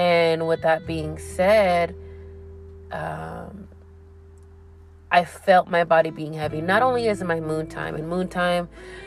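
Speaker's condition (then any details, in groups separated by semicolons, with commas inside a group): No condition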